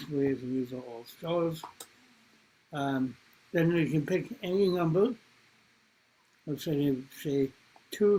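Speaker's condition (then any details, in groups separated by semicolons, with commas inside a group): Cerebral palsy; from birth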